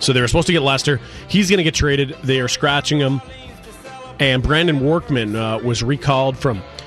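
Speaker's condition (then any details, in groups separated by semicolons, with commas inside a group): No condition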